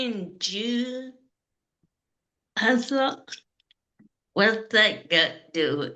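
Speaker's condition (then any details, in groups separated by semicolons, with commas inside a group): Cerebral palsy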